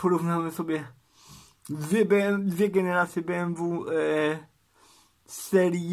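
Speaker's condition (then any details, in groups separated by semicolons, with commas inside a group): Cerebral palsy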